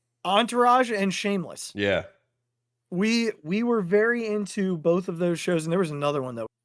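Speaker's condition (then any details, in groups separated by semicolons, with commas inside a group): No condition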